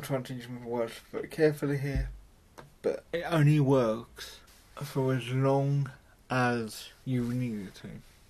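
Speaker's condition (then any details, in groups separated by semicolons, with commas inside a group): Cerebral palsy; mild, affects muscles and speech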